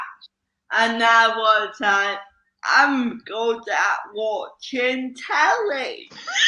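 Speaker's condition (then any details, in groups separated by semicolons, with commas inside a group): Cerebral palsy; slow speech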